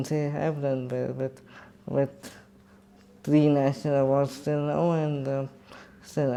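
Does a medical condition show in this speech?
Yes: cerebral palsy.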